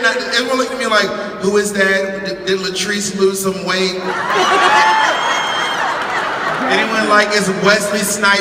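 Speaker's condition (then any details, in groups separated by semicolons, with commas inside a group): No condition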